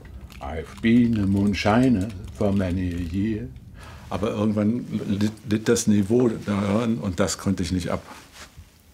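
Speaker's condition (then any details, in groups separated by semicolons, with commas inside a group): Parkinson's disease; at least 8 years, lost fine motor skill, reduced arm swing when walking; markedly slow on pen test, harder foot roll-off, daily gymnastics, ergotherapy, table tennis group Ping Pong Parkinson Dachau; name retrieval difficulties, formerly a very quick talker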